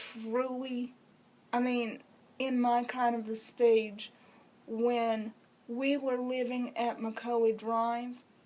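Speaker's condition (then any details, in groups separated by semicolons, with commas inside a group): Cerebral palsy; congenital, uses wheelchair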